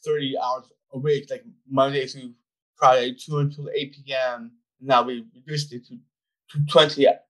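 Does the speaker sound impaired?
Yes: Down syndrome; about 25.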